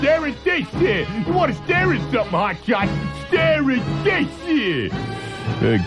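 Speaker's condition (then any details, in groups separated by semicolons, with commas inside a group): No condition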